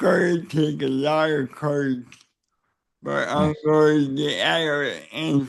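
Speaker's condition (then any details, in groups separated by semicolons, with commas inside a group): Cerebral palsy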